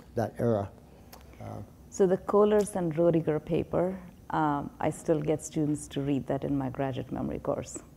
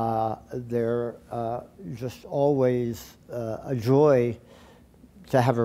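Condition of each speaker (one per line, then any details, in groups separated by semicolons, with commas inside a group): No condition
Tongue cancer surgery; tongue cancer, surgery and radiation; couple years speech therapy; speech slightly off, permanently changed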